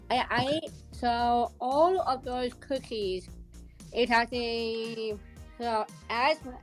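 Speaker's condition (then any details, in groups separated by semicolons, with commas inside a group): Down syndrome; present from birth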